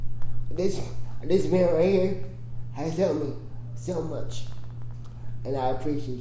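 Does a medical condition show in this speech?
Yes: cerebral palsy; prevents flowing speech, says a few words then staggers, teacher Duke sings main rap vocals.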